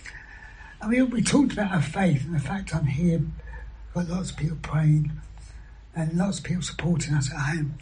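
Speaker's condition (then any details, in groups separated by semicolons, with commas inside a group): Throat cancer surgery, vocal injections; cancerous neck tumour, operations at Guy's, radiotherapy, one vocal cord half paralysed, deaf one ear, BAHA hearing aid; whispered after surgery, two or three words per breath, injections now allow full sentences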